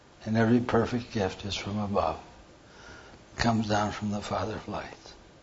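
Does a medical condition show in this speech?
Yes: Parkinson's; hand tremor during talk.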